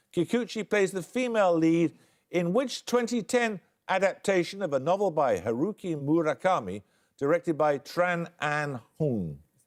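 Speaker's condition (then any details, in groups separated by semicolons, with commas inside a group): No condition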